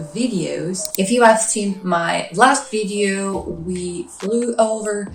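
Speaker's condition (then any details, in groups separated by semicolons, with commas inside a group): No condition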